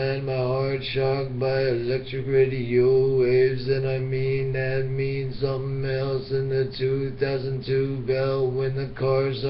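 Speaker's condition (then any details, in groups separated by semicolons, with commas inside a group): Brain injury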